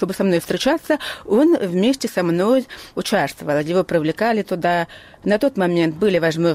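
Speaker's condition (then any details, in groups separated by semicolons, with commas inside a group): Hearing loss, acquired at age 3; lost hearing at three, medical error, missed appendicitis, imported Atikon hearing aids since childhood, lip reads; over 50, hears only 20%; speech preserved thanks to hearing aids, worsened, speaks with an accent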